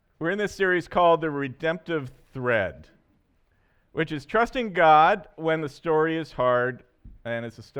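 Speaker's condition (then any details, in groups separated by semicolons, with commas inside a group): No condition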